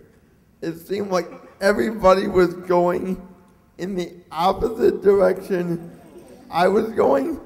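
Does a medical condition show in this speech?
Yes: cerebral palsy; mixed quadriplegic type.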